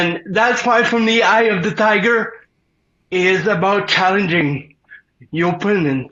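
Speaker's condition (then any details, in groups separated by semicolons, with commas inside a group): Cerebral palsy; present from birth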